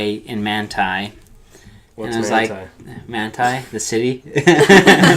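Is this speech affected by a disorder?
No.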